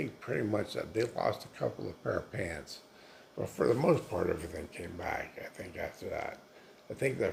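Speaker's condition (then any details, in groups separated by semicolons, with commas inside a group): Multiple sclerosis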